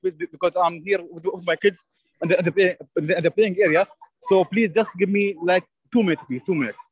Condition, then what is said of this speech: Stuttering. And now I am يعني alhamdulillah يعني I'm still stuttering but it's يعني it's better than uh, before